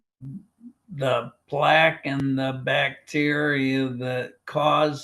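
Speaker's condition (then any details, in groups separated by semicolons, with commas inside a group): Primary lateral sclerosis, bulbar onset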